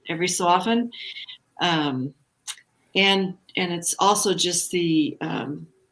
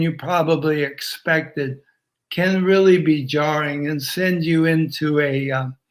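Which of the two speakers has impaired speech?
The second: ALS; about two years since onset, mostly bedbound, can type; rapidly losing speech, breathing and eating problems, eye-gaze device ready.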